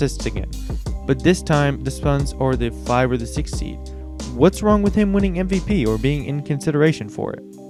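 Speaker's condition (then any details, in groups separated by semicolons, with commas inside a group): No condition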